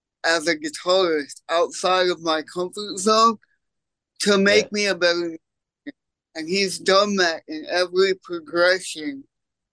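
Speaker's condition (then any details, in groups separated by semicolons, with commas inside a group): Cerebral palsy; congenital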